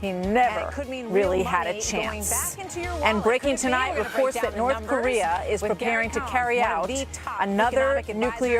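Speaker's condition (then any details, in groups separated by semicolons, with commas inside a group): No condition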